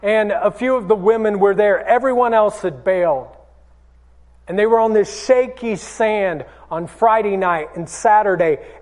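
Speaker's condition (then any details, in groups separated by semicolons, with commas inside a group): No condition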